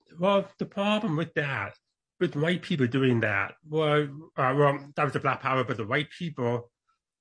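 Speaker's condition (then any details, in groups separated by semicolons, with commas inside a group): Deafness; congenital deafness, born deaf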